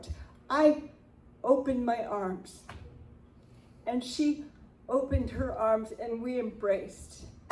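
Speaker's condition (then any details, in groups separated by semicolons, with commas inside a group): Cerebral palsy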